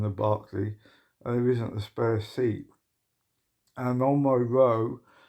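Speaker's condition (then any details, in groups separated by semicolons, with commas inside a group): Motor neuron disease; progressive muscle wasting whole body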